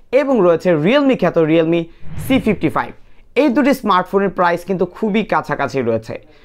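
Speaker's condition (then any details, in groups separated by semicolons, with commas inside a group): No condition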